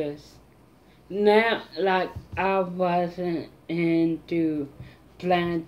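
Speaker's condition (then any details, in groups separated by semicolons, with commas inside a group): Mild cerebral palsy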